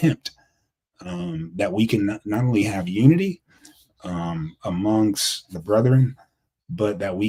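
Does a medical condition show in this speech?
No.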